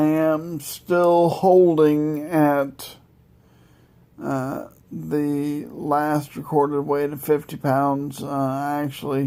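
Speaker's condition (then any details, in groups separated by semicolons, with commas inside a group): Multiple sclerosis; wheelchair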